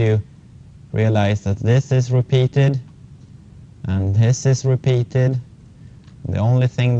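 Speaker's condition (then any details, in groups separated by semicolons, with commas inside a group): No condition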